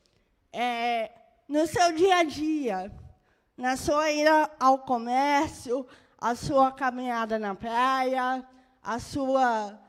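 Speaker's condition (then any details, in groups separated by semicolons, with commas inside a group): Cerebral palsy; birth brain injury; moderate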